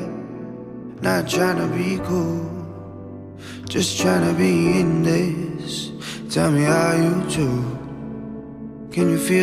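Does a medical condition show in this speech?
No.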